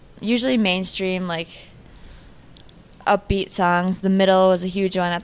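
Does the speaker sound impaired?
No.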